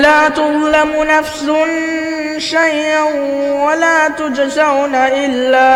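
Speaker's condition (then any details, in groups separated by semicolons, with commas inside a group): No condition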